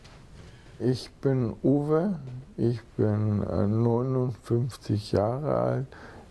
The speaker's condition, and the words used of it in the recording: ALS (motor neuron disease). Bisschen Muskelabbau und deswegen spreche ich, wie ich spreche.